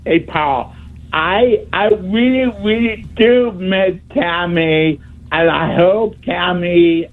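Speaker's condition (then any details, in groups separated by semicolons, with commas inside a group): Speech impediment; wheelchair user; tries to talk really clearly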